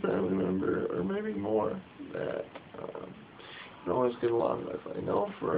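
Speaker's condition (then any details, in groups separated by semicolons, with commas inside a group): Cerebral palsy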